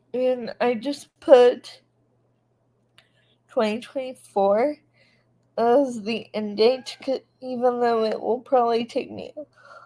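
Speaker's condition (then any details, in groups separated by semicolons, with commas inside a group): Cerebral palsy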